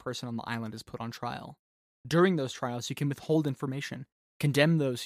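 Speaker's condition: No condition

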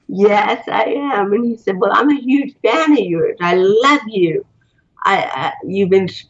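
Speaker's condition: Cerebral palsy; cannot move normally

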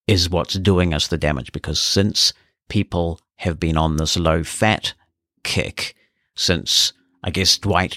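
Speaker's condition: No condition

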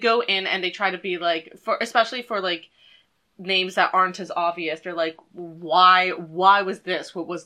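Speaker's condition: No condition

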